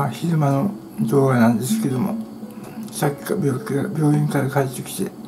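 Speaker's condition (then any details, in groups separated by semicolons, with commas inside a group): Tongue cancer, partial glossectomy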